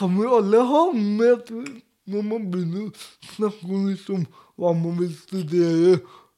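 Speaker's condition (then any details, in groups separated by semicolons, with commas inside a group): Cerebral palsy; speech difficulties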